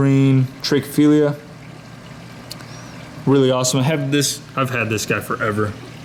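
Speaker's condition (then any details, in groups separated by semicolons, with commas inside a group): No condition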